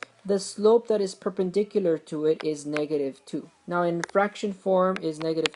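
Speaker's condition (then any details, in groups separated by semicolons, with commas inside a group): No condition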